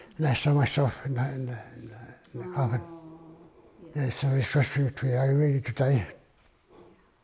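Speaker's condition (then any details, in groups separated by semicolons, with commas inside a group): Parkinson's; failing health; hard time talking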